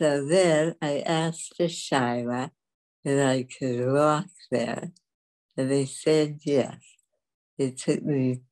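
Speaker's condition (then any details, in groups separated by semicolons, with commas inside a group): Dystonia; speech loss began after UCLA, mute 40 years, typed needs on typewriter, symptoms when speaking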